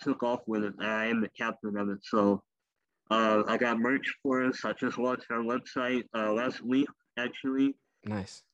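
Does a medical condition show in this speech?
Yes: cleft lip and palate; rare genetic birth disorder.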